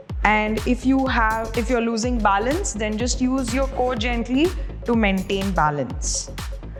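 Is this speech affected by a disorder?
No.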